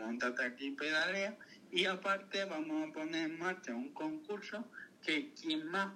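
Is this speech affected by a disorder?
Yes: cerebral palsy; caused by meningitis in birth canal during birth.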